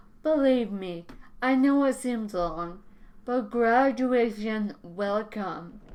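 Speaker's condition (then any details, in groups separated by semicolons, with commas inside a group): Cerebellar ataxia; caused by brain bleed, unsteady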